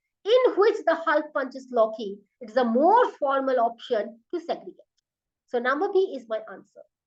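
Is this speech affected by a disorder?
No.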